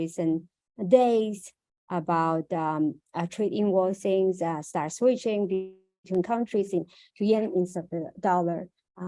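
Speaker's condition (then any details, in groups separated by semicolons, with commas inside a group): No condition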